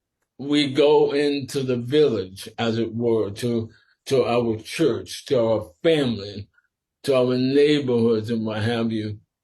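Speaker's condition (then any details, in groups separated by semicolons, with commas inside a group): Sporadic ALS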